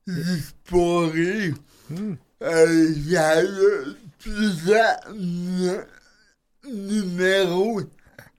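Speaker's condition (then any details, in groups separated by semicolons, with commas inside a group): Cerebral palsy; self-described as speaking a bit oddly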